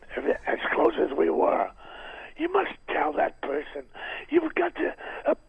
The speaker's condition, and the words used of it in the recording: Throat cancer. It does not hurt me to talk.